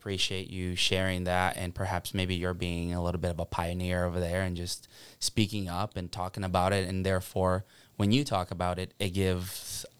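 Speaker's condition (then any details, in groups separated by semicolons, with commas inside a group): No condition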